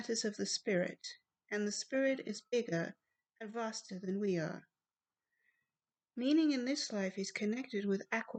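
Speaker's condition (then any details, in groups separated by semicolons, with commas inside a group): No condition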